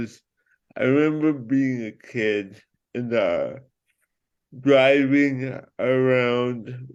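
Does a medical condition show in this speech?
Yes: cerebral palsy.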